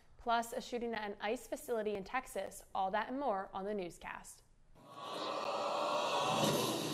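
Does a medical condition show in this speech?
No.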